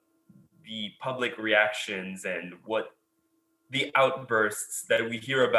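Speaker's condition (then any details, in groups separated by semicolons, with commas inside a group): No condition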